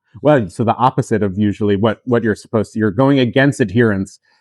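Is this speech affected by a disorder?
No.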